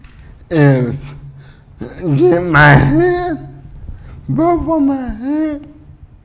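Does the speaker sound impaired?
Yes: cerebral palsy; uses wheelchair.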